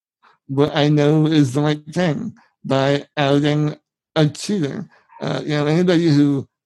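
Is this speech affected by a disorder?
Yes: spinal muscular atrophy; genetic, present from birth, form of muscular dystrophy, brain signals not reaching muscles, severe atrophy in almost all muscles; needs heavily adapted van for live poker, accessible van GoFundMe started by Veronica Brill; subtitles provided for guest's speech in video version.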